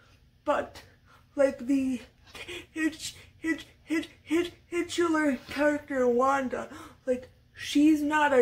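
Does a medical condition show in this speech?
Yes: cerebral palsy, severe.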